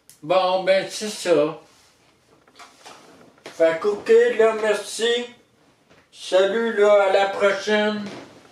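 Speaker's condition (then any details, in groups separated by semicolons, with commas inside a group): Traumatic brain injury; surgery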